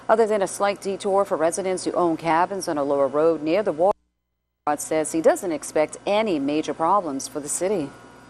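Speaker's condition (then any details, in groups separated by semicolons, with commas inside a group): No condition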